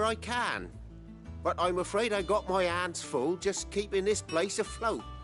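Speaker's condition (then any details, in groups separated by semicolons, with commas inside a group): No condition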